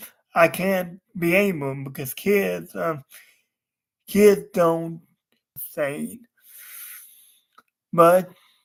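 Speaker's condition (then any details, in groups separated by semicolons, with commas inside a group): Cerebral palsy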